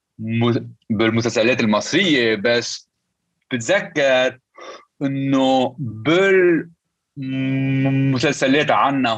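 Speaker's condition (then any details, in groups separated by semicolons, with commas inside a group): Stuttering; still stutters; prolonged sounds, blocks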